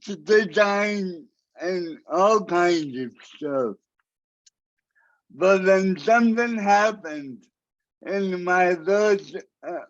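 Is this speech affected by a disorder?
Yes: cerebral palsy.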